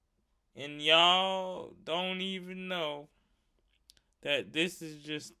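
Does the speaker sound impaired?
Yes: cerebral palsy; wheelchair user.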